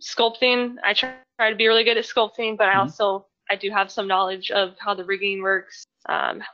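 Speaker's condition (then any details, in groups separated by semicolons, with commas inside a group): No condition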